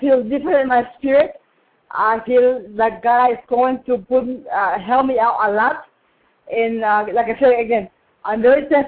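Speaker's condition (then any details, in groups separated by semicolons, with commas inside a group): Cerebral palsy; about 50 years since onset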